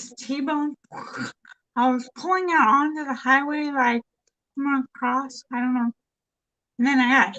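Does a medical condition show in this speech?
Yes: traumatic brain injury.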